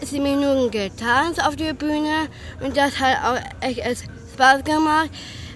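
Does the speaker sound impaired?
Yes: Down syndrome; present from birth; frequent fillers and hesitations, word repetitions, short simple sentences, occasional grammatical slips.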